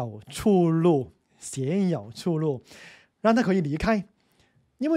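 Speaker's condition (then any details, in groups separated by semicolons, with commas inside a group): No condition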